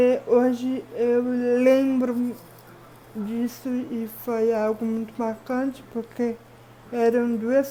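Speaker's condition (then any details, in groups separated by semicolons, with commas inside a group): Cerebral palsy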